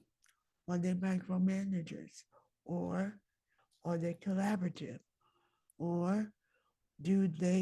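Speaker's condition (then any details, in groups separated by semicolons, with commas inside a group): Myasthenia gravis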